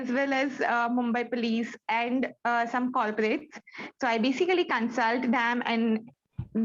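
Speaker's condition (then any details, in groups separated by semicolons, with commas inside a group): No condition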